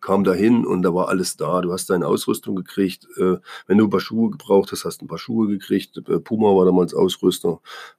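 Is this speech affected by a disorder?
No.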